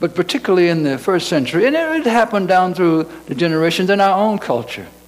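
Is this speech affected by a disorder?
No.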